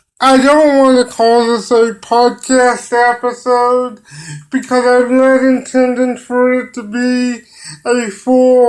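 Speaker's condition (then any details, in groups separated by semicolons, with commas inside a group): Cerebral palsy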